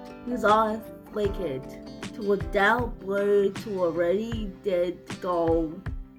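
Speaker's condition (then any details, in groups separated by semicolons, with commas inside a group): Cerebral palsy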